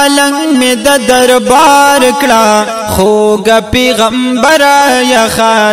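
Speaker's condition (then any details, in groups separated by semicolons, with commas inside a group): No condition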